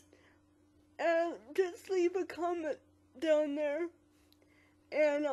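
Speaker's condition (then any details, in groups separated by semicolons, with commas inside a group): Quadriplegic cerebral palsy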